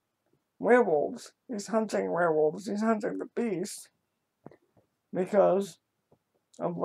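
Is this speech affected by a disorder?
Yes: cerebral palsy.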